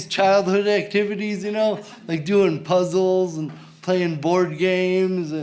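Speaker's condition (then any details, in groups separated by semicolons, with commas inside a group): Cerebral palsy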